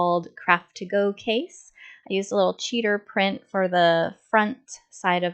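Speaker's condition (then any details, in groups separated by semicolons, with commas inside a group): No condition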